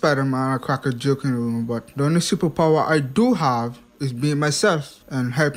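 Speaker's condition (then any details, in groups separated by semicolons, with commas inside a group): Hearing impairment; hearing not too great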